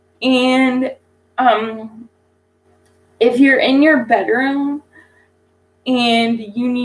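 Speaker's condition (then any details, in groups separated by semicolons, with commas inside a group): Cerebral palsy; infant ventilator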